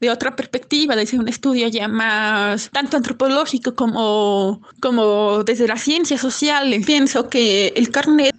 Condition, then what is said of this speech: Deafness. Es decir, se puede comunicar mediante su voz y comprender lo que otros dicen leyendo sus labios.